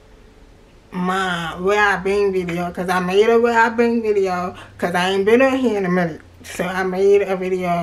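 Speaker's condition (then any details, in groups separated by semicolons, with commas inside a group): Cerebral palsy; from birth, left leg affected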